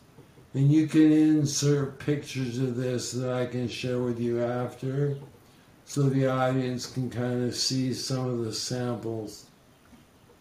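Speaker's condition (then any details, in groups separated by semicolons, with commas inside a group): ALS; still heard loud and clear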